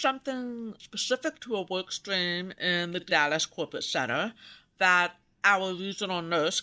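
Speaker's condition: Profound deafness, congenital rubella deafness

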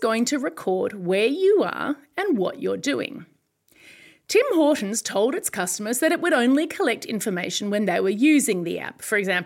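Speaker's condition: No condition

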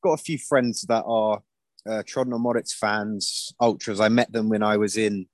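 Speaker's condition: No condition

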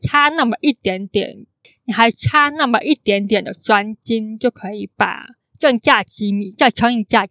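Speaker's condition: Congenital hearing impairment, congenital cochlear underdevelopment; can sound sing-song

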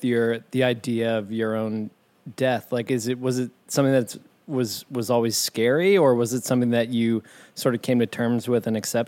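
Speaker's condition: No condition

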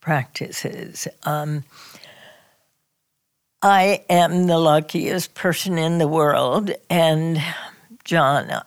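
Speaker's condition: Spasmodic dysphonia; diagnosis took six years

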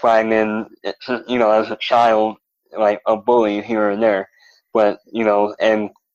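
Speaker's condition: Cleft lip and palate; malformed legs

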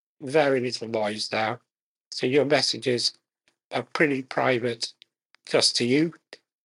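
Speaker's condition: Muscular dystrophy; very slowly progressive muscular dystrophy, severe physical disability, relies on voice control of devices; can just about speak, limited breath, eye gaze technology may come next after voice control; effortful enunciation, uses fewest words to conserve breath

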